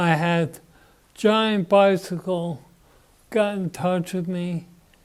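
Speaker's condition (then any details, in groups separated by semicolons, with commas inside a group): Parkinson's disease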